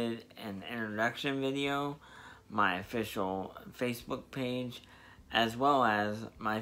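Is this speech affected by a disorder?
Yes: spastic diplegia cerebral palsy.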